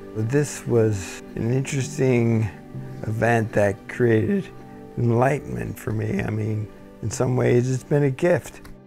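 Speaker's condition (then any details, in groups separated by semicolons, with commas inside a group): ALS; two or more years since diagnosis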